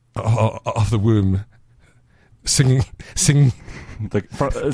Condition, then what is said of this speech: Stuttering. Okay, so in other words, the more relaxed you are, the less you will stutter.